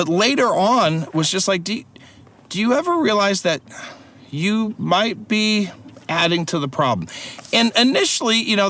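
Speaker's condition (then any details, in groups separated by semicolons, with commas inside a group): No condition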